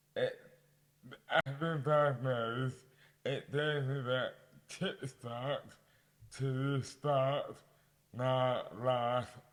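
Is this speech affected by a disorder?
Yes: dystonia; mouth impairment affects speech.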